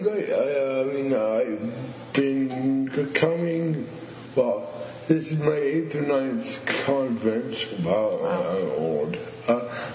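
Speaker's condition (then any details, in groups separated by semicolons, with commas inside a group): Stuttering; has had long disfluent moments on own name; repeated sounds, prolonged sounds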